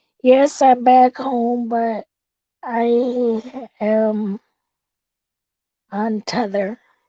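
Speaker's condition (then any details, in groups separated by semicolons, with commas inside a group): Cerebral palsy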